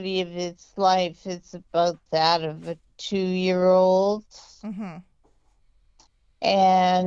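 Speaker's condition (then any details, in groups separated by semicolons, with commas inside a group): Multiple sclerosis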